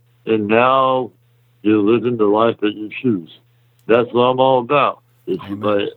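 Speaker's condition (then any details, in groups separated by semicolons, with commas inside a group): Muscular dystrophy; congenital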